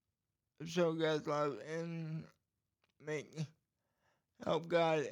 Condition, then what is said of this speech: Cerebral palsy. Can see, I have my voice go in and out sometimes, and sometimes I edit that part out and try again.